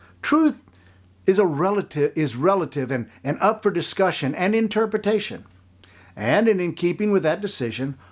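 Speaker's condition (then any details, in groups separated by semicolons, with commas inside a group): No condition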